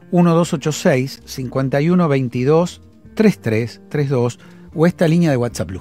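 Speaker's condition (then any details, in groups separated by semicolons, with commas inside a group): No condition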